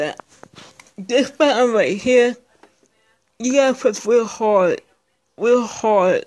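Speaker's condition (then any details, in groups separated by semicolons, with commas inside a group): Speech impairment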